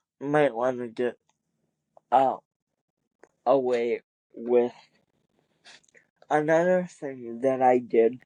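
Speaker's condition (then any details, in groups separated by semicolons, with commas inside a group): Cerebral palsy; wheelchair user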